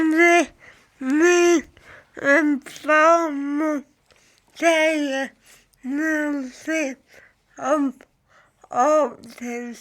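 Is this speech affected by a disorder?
Yes: cerebral palsy; from birth.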